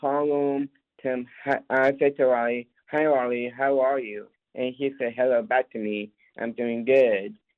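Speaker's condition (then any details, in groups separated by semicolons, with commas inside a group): Down syndrome; lives independently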